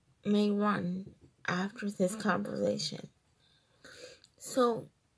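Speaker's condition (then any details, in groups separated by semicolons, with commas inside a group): Cerebral palsy, triplegia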